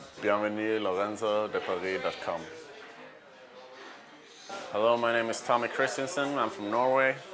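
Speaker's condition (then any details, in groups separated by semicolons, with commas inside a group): No condition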